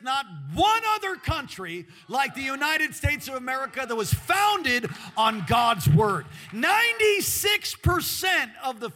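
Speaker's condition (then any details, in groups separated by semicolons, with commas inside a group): No condition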